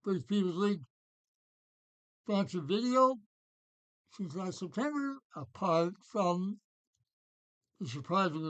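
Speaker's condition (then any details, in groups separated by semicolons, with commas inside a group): Parkinson's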